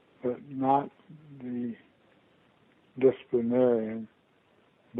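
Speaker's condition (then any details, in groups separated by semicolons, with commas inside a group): Parkinson's disease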